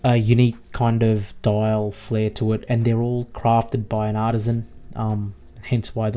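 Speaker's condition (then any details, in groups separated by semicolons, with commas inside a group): No condition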